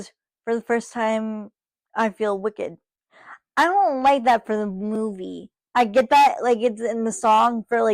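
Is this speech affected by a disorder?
Yes: cerebral palsy, spastic.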